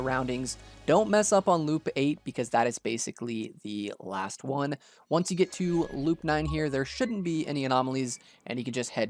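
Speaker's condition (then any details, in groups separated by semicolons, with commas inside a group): No condition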